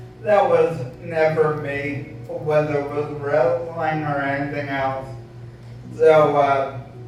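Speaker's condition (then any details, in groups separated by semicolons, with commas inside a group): ALS; voice sounds impaired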